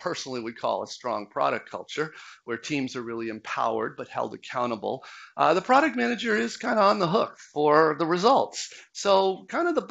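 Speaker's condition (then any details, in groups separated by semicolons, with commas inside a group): No condition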